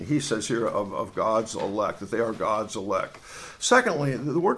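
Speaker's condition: No condition

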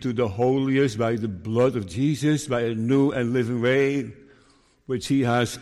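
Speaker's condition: Parkinson's disease; very slow progression per neurologist

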